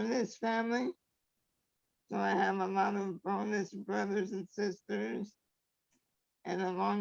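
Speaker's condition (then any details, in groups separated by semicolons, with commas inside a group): Traumatic brain injury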